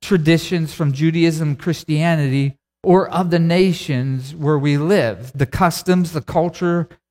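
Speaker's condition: No condition

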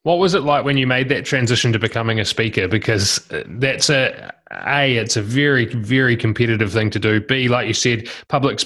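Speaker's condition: No condition

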